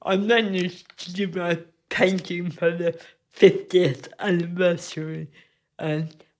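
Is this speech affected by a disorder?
Yes: cerebral palsy; cerebral palsy from birth.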